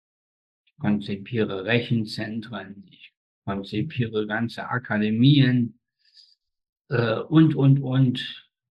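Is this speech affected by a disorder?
Yes: spastic tetraparesis; birth accident, umbilical cord strangulation, brain oxygen lack up to 15 minutes, all four limbs; facial paralysis, speech control difficulties.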